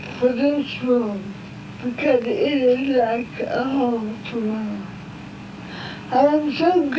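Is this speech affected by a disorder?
Yes: cerebral palsy; present from birth, uses feet for fine tasks; halting voice.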